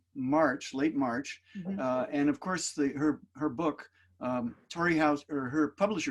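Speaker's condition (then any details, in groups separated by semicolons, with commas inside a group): No condition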